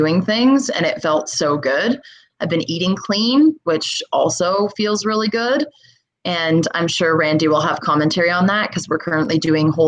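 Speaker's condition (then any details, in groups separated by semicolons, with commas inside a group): No condition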